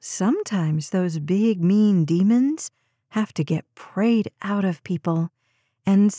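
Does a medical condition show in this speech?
No.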